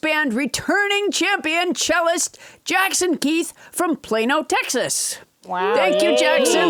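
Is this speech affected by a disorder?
No.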